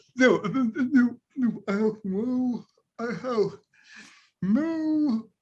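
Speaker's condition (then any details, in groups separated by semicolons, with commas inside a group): Vocal dystonia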